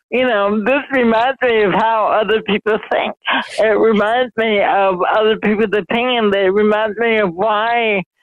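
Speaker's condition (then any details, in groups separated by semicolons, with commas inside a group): Mild cerebral palsy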